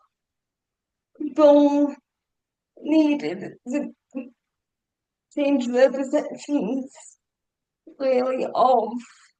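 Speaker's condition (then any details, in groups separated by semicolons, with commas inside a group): Cerebral palsy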